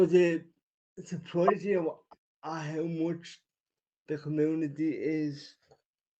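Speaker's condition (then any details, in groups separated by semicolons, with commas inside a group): Cerebral palsy; wheelchair user since childhood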